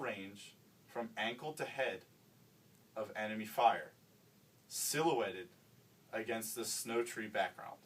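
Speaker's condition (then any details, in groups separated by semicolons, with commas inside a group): No condition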